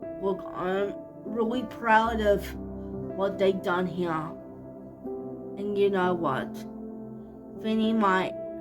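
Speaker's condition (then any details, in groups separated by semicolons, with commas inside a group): Cerebral palsy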